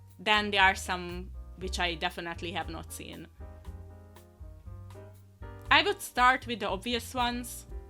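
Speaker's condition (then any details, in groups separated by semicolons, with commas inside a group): No condition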